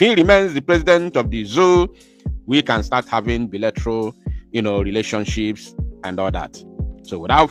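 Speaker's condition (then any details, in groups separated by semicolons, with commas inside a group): No condition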